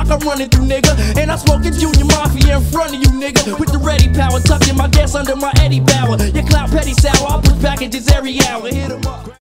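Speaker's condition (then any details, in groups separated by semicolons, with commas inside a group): No condition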